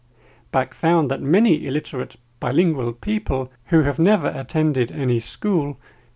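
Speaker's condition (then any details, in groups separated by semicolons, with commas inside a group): No condition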